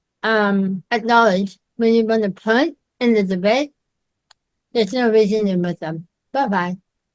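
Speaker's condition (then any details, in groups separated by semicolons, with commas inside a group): Myasthenia gravis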